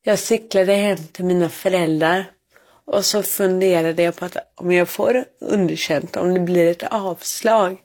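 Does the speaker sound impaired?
Yes: cerebral palsy; cerebral palsy from birth asphyxia, cord around neck, born without heartbeat, harder to move, balance difficulty.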